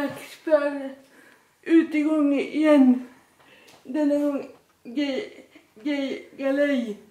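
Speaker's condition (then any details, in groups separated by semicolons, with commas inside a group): Dyskinetic cerebral palsy; dyskinetic form, severe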